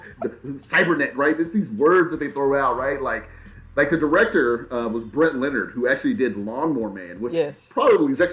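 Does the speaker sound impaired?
No.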